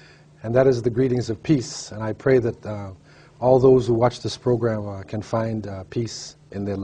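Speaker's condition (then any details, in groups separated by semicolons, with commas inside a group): No condition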